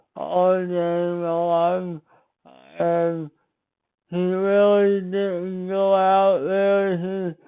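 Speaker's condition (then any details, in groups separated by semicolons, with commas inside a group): Speech impairment after birth surgery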